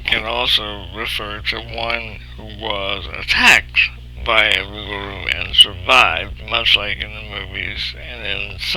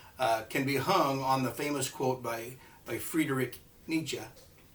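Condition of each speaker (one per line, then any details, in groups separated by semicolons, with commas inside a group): Cerebral palsy
No condition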